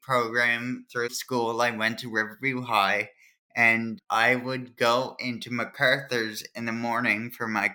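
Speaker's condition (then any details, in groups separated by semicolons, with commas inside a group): Cerebral palsy; trouble remembering multiple tasks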